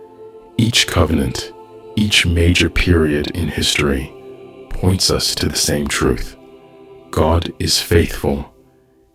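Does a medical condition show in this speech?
No.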